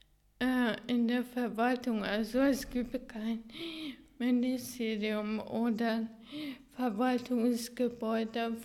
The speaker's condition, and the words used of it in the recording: Ataxia. Hauptsächlich immer um Kommunikation und das äh, die Sprachvermögen bei mir eingeschränkt ist, nimmt mich eigentlich die Verwaltung nicht.